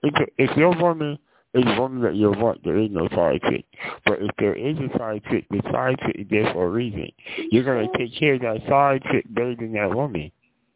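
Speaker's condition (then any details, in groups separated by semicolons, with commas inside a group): Muscular dystrophy with tracheostomy; born with muscular dystrophy, wheelchair since age 12, month-long coma, unable to talk for four years; voice sounds kind of distorted due to trach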